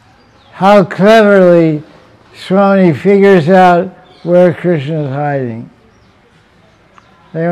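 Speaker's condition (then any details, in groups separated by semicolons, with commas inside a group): Deafness; unsure of microphone volume, asks audience whether heard, finds sound way too loud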